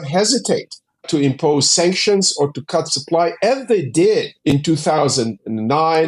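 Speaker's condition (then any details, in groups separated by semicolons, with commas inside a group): No condition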